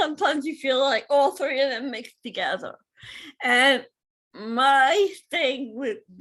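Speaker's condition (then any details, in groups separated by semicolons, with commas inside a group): Cerebral palsy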